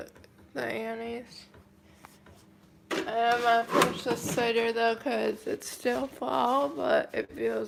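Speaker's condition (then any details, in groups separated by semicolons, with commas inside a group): Cerebral palsy, mild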